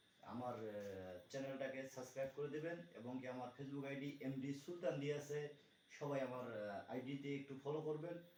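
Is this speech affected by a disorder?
No.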